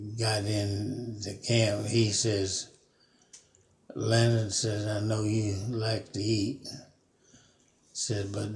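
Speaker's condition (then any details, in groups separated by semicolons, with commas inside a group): Parkinson's; about 5 years since onset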